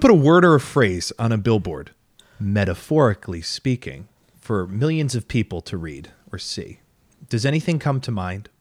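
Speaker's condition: No condition

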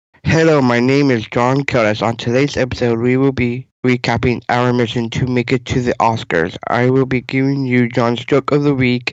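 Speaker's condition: Down syndrome

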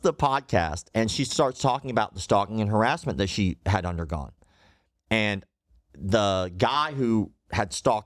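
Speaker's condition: Cleft lip and palate

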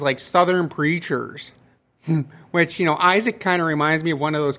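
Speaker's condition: No condition

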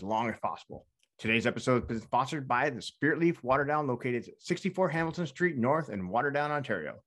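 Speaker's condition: No condition

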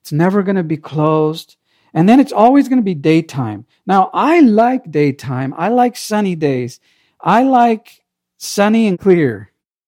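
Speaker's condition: No condition

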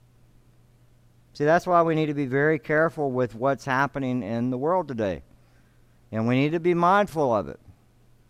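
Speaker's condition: No condition

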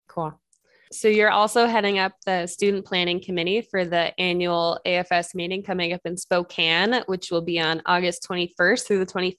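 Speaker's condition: No condition

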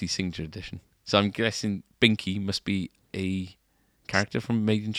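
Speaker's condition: No condition

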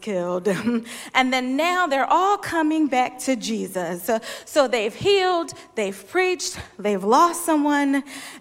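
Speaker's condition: No condition

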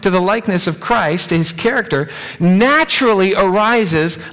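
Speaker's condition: No condition

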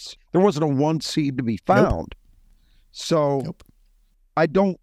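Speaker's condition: No condition

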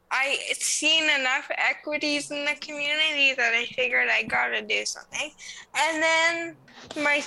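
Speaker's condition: Cerebral palsy; congenital spastic cerebral palsy

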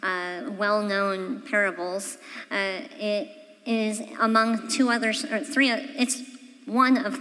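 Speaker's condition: Cleft palate; congenital

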